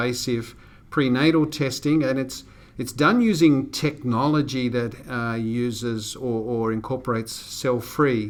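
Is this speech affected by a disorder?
No.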